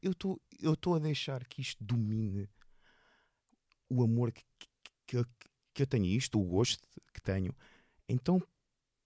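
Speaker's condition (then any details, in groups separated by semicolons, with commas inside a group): Stuttering; stuttering for 38 years, severity varies, hidden for decades, speech therapy taught acceptance and softening; stutter more noticeable in this conversation, not usual way of speaking, increased during recording; stuttering varies mild to marked, blocks, not controllable, mostly fluent on stage through voice use; repeated sounds, repeated words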